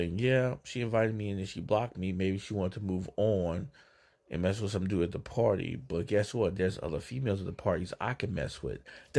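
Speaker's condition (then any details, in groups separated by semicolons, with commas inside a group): No condition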